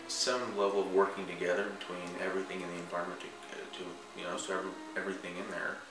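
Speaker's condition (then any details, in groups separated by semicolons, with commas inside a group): No condition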